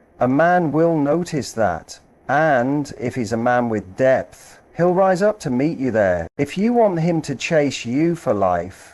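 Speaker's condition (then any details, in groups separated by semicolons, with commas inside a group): No condition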